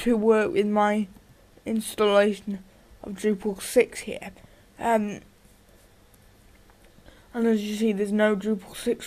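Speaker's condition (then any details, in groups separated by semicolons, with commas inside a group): Cerebral palsy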